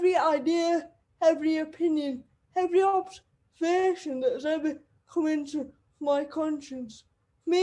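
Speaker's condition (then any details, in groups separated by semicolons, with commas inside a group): Cerebral palsy; wheelchair user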